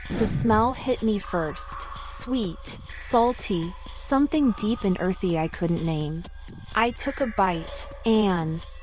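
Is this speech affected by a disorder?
No.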